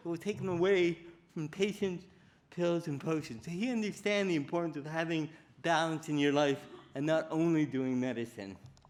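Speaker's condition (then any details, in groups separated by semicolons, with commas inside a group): Cerebral palsy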